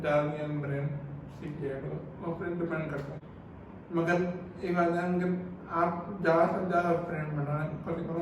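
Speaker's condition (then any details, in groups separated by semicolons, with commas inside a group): Cerebral palsy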